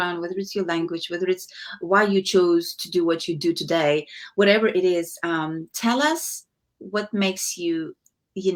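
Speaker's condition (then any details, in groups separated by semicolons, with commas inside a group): No condition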